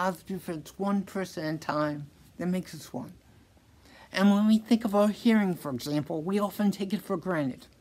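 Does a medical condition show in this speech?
Yes: cerebral palsy.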